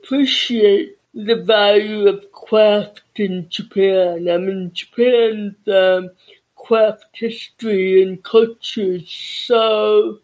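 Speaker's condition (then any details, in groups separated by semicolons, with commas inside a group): Deafness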